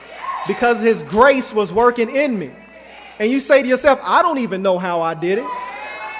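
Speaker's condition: No condition

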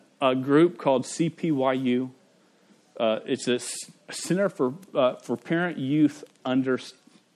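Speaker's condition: Stutter; stutter since age five, persisting through adulthood; stutters while giving a talk to parents; at times blocks and cannot say own name; repeated words, prolonged sounds

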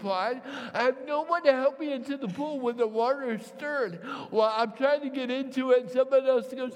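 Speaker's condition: Cerebral palsy, mild; head fell forward chin to chest

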